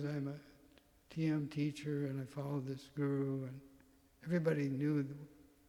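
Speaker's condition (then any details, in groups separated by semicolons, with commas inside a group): Parkinson's; tremor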